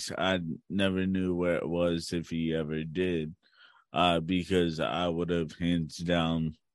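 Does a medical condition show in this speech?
Yes: cerebral palsy; since birth, umbilical cord around neck three times, breathing difficulty in womb, tight muscles, gait, swimming and cycling learned in high school; speech reveals disability, speaks more slowly than others, articulate.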